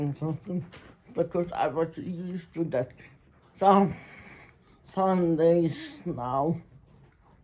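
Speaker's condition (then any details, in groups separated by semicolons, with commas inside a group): Muscular Parkinson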